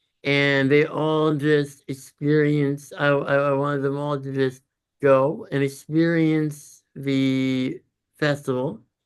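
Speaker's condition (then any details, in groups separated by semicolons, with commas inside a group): Congenital muscular dystrophy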